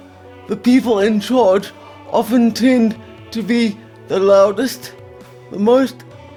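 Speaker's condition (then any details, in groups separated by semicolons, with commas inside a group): Quadriplegic cerebral palsy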